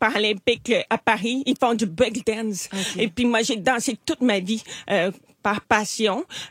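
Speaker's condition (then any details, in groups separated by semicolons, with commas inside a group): Hearing loss; hard of hearing since childhood, attended special school for hard-of-hearing pupils, then mainstream school, skilled lip reader; relies on lip reading, asks others to repeat, avoids phone calls; accent when speaking, noted by others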